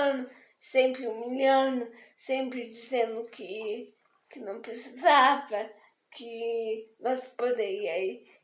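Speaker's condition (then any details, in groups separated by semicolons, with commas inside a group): Spastic diplegic cerebral palsy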